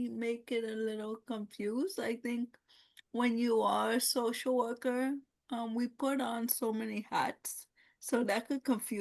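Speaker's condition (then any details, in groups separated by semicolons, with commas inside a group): Cerebral palsy; no gross or fine motor skills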